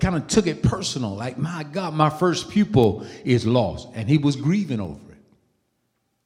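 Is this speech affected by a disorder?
No.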